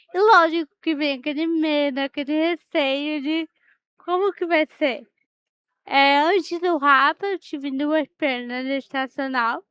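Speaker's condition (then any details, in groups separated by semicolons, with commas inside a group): Cerebral palsy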